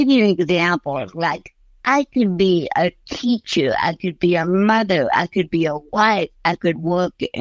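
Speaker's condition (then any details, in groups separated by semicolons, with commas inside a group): Cerebral palsy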